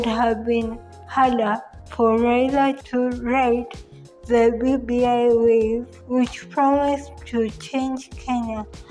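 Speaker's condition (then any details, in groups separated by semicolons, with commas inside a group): Cerebral palsy; from birth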